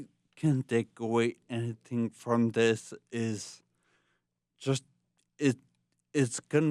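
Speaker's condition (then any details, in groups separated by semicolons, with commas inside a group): Traumatic brain injury from tumour; speech affected, in speech therapy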